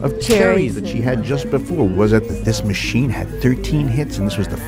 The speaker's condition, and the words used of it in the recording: None; typical speech.